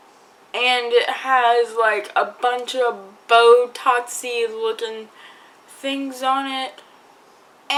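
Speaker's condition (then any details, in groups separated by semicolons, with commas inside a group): Cerebral palsy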